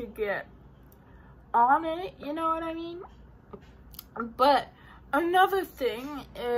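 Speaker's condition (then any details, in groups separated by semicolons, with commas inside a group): Cerebral palsy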